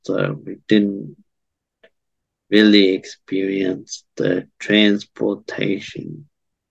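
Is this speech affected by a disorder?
Yes: cerebral palsy.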